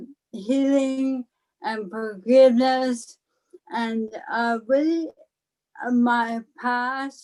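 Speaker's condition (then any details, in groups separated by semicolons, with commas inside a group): ALS; slight speech impairment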